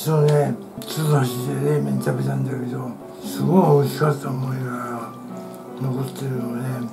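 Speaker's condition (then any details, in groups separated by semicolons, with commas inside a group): Tongue cancer, partial glossectomy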